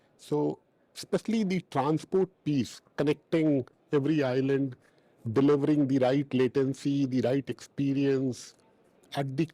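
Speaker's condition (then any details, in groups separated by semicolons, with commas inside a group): No condition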